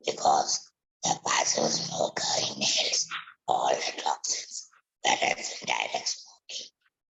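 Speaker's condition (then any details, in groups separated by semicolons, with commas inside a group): Laryngectomy for vocal cord cancer; natural voice lost, speaks with voice prosthesis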